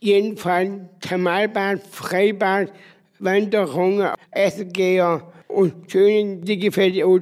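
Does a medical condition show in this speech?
Yes: Down syndrome; trisomy 21, third copy of chromosome 21, from birth; age 51.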